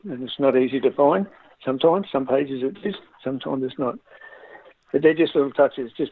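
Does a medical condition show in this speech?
Yes: Parkinson's disease.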